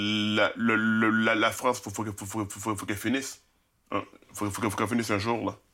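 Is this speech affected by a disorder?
Yes: stuttering; stuttering since childhood, teased in primary and secondary school; stutters on greetings and own name, swaps in easier words, fluent and fast when rapping since age 15; here repeated sounds.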